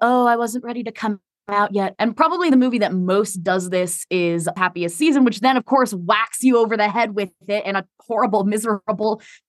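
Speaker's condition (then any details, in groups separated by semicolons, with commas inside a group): No condition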